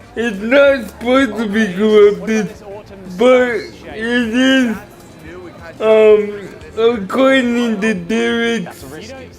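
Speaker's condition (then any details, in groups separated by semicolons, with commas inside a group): Cerebral palsy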